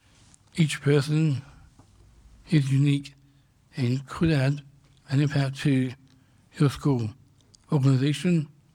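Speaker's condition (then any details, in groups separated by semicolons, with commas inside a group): Down syndrome; congenital, diagnosed at birth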